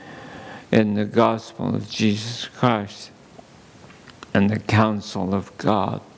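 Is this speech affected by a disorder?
Yes: ALS; under neurologist care.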